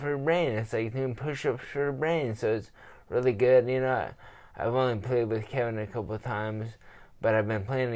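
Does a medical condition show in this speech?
Yes: traumatic brain injury.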